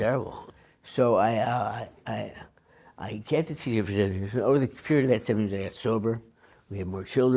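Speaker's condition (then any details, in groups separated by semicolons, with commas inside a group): Parkinson's disease; onset involuntary pinky movement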